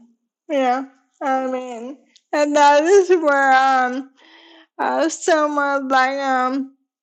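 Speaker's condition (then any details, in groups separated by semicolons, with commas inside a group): ALS; sporadic form, onset in pinky finger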